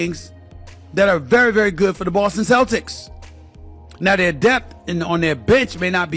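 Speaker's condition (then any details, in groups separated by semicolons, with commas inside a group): No condition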